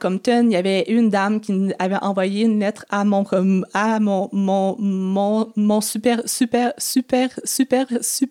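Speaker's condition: Stuttering; stuttering with blocks, attends L'ABC stuttering meetings; sound and word repetitions, que-que-que; repeated words

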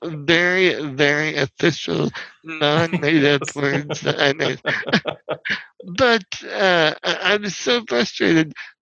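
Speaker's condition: Spinal muscular atrophy; wheelchair user

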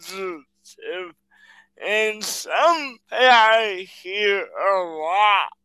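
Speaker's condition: Cerebral palsy

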